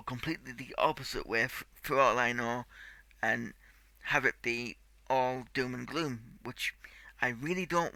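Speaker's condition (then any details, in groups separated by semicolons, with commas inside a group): Cerebral palsy; tight muscles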